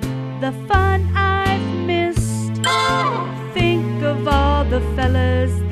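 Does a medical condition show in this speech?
No.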